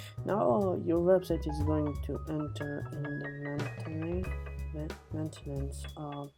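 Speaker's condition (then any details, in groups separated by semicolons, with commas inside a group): No condition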